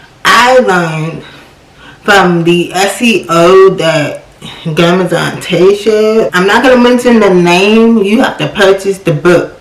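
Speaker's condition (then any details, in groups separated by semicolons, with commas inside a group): Cerebral palsy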